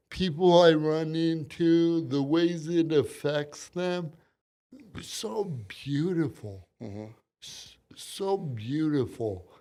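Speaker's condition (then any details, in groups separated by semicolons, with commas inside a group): Cerebral palsy; from birth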